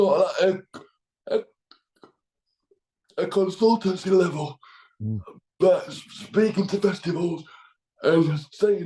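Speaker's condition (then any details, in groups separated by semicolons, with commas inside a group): Cerebral palsy; left side affected, weak left arm, cannot walk, from birth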